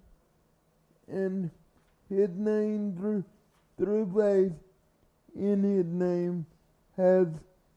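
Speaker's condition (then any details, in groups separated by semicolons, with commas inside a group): Cerebral palsy; from birth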